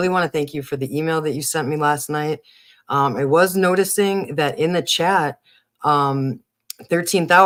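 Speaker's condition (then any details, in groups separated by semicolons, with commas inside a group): No condition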